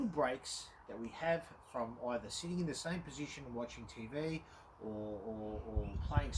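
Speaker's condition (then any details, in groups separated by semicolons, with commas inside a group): No condition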